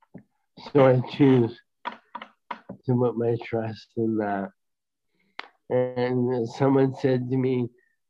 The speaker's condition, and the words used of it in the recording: ALS (motor neuron disease). Last fall, I got news about why my voice was deteriorating, and that is I have bulbar onset ALS.